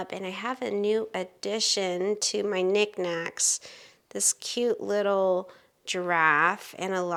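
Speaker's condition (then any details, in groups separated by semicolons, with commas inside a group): No condition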